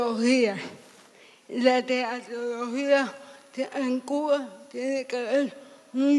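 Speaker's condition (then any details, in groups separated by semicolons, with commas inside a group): Severe cerebral palsy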